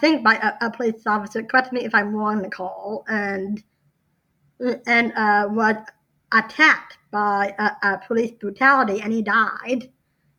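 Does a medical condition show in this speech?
Yes: Down syndrome.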